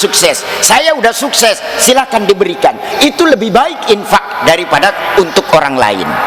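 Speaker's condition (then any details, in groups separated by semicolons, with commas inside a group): No condition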